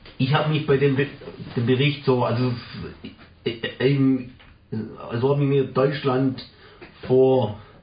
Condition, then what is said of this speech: Stuttering. Das hat bei mir auch schon eine relativ starke Abnahme von meinen Symptomen dazu beigetragen.